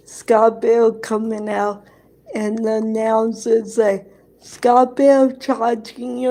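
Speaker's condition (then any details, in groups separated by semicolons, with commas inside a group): Cerebral palsy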